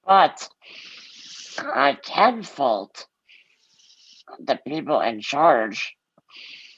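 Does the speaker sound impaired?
Yes: muscular dystrophy; good public speaker, public speaking for over two thirds of life.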